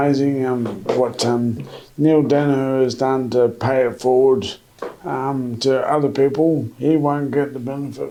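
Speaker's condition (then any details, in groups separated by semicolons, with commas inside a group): MND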